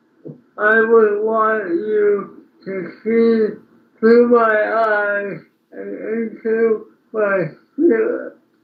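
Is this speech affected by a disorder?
Yes: speech impairment after birth surgery.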